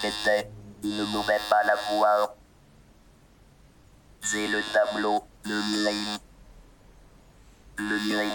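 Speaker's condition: Total pharyngolaryngectomy; speaks with laryngophone electrolarynx, speech therapy since january for oro-oesophageal voice, phonatory prosthesis asked about

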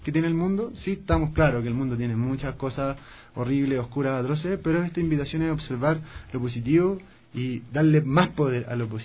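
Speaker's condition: No condition

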